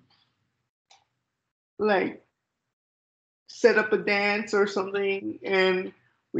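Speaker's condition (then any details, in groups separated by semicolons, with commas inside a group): Cerebral palsy; third stage, wheelchair most of day; speech not impaired, sometimes hyperventilates when talking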